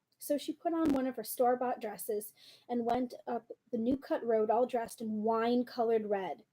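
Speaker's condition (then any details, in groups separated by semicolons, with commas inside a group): No condition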